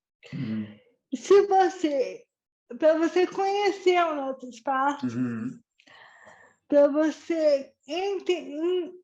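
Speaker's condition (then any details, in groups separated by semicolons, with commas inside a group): Cerebral palsy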